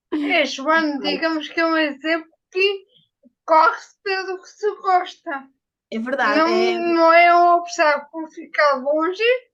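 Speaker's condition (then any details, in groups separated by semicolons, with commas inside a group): Ataxia after brain injury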